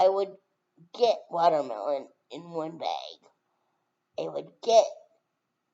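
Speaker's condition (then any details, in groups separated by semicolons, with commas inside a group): Brain injury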